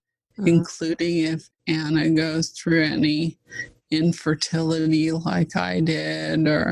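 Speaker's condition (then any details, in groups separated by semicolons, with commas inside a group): ALS (Lou Gehrig's disease)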